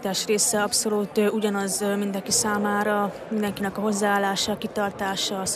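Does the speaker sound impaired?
Yes: deafness; hearing loss, competes in deaf sports, races started by start light not sound; tried signing with japanese sign-language users at the competition.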